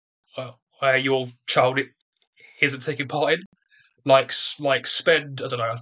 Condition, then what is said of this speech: Stuttering. I'm trying to ignore the fact that I'm making those mistakes as I'm trying to think of what else to say.